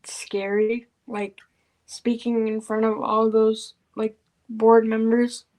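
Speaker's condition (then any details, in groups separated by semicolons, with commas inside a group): Cerebral palsy; from birth, wheelchair user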